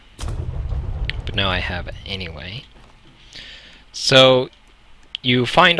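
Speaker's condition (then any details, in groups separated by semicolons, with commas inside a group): No condition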